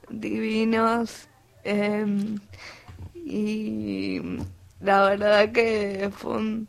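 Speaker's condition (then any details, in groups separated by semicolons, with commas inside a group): Cerebral palsy; answer formed in head but hard to get out, needs waiting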